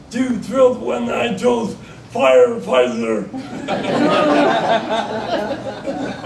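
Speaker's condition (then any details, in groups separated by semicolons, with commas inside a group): Traumatic brain injury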